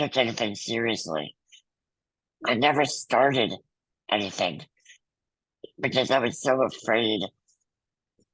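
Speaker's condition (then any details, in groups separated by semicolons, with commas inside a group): Muscular dystrophy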